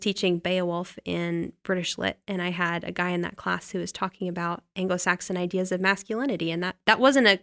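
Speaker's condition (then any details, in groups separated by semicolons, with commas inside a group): No condition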